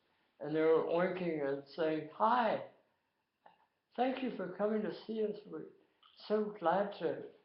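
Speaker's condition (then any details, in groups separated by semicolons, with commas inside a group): Tongue cancer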